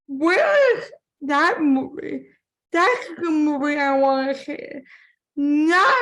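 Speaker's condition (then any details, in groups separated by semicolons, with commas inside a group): Cerebral palsy; impaired speech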